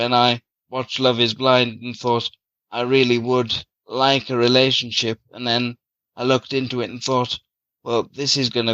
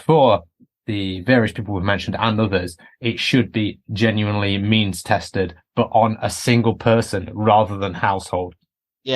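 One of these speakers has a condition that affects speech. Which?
The first: cerebral palsy; from birth, very premature birth.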